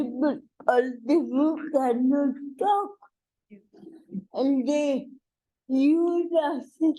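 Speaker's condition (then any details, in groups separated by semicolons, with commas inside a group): Cerebral palsy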